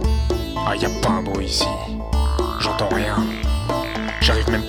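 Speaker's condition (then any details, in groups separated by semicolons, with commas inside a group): No condition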